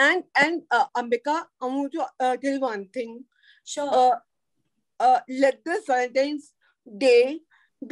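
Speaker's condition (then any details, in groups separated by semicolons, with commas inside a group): Cerebral palsy; could not talk in early childhood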